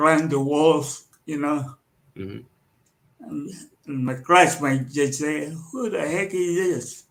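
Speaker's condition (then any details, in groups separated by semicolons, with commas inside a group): Cerebral palsy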